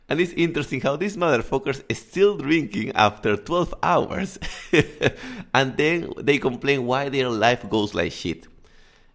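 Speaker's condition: No condition

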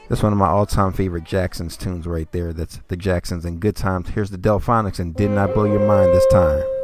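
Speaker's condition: No condition

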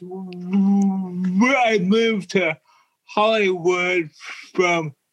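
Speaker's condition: Cerebral palsy; wheelchair user

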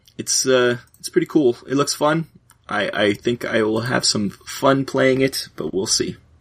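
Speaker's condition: No condition

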